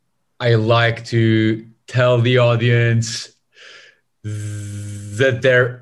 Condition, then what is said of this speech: Stuttering. So first I learned a breathing technique to help me control the stuttering.